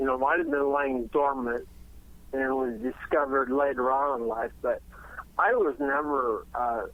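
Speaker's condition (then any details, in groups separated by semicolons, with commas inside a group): Ataxia; type not stated, untreatable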